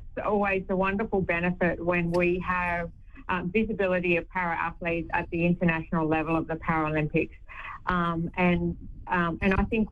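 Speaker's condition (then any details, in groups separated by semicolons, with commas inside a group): Deafness; wears hearing aids, blind, two-time Paralympian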